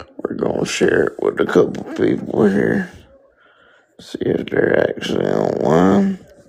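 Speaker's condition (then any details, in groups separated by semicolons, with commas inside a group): Spastic quadriplegic cerebral palsy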